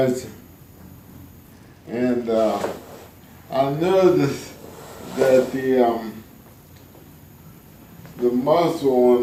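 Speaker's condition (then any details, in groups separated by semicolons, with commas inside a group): ALS; voice lost, breathing trouble after pump surgery, now louder, clearer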